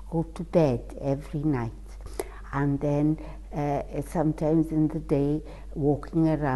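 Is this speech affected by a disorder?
Yes: cerebral palsy.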